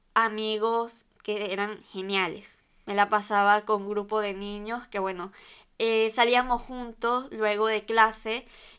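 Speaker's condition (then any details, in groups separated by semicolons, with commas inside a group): Cleft lip and palate; congenital cleft lip and cleft palate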